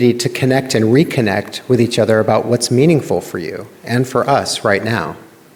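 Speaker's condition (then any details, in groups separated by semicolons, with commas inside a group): No condition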